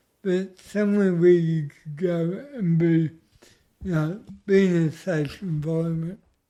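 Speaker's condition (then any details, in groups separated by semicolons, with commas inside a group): Cerebral palsy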